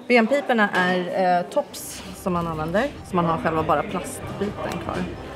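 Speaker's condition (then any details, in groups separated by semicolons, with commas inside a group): No condition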